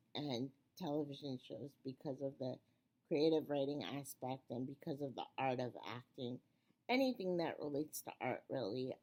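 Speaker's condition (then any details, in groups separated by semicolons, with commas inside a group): Cerebral palsy; wheelchair user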